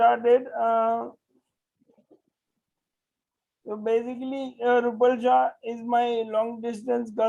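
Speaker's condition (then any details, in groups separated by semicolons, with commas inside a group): Motor neurone disease; voice strong and loud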